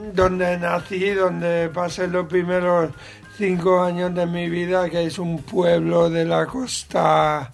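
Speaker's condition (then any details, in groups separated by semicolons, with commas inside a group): Cerebral palsy; present from birth, brain damage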